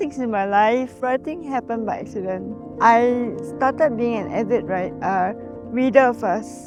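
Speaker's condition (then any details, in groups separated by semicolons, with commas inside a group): Cerebral palsy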